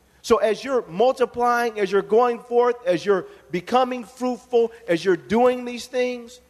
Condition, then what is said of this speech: None; typical speech.